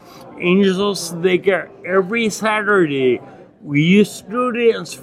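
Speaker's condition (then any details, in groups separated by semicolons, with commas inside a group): Acquired ataxia with dysarthria, acquired; Lance-Adams syndrome; myoclonus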